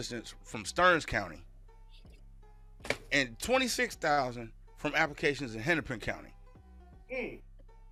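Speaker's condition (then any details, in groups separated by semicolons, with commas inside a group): No condition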